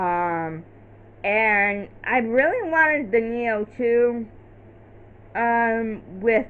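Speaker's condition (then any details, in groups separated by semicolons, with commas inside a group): Cerebral palsy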